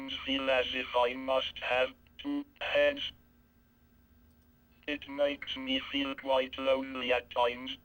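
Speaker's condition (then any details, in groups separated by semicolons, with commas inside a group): Cerebral palsy, speech-generating device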